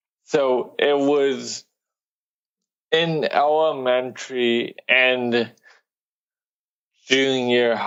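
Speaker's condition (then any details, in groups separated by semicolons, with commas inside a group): Cerebral palsy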